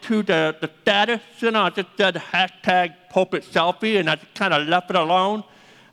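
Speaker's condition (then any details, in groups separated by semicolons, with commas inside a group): Deafness; hard time hearing phone callers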